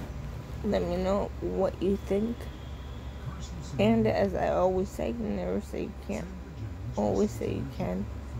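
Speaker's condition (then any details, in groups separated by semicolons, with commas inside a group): Cerebral palsy; sounds out of breath after therapy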